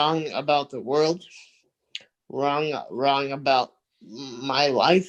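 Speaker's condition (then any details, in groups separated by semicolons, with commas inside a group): Cerebral palsy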